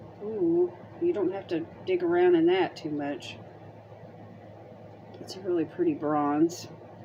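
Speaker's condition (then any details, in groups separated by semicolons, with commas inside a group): No condition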